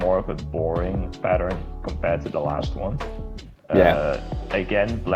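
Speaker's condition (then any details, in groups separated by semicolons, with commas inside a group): No condition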